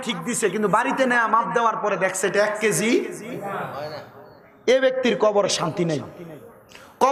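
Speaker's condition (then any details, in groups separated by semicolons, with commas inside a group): No condition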